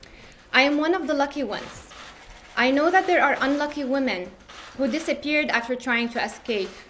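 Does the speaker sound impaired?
No.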